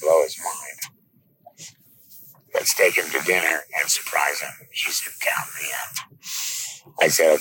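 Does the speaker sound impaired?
Yes: laryngectomy; presses on neck daily to talk.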